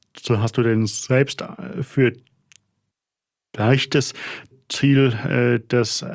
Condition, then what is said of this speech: Stuttering. Ich stottere, wie ihr jetzt spätestens schon gemerkt haben solltet